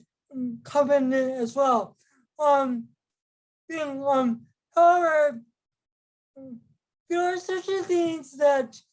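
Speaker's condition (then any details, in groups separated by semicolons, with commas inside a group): Cerebral palsy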